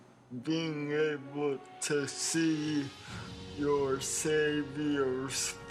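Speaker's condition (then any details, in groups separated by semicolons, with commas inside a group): Traumatic brain injury; brain stem injury; almost five years since injury, small gradual improvements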